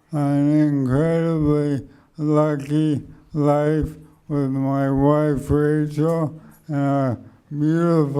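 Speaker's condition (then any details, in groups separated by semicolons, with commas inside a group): Motor neuron degeneration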